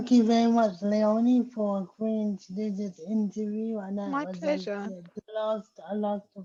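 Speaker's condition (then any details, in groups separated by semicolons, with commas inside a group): Cerebral palsy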